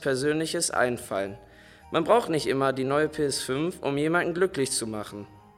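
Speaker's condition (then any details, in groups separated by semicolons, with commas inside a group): No condition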